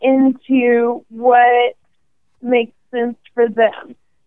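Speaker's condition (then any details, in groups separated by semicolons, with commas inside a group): ALS; about 5.5 years since diagnosis, considering walking device, clinic team includes speech and respiratory therapists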